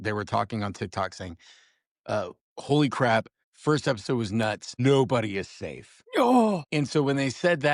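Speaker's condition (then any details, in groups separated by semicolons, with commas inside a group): No condition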